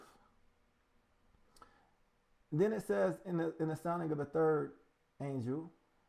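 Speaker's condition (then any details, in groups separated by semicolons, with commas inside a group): No condition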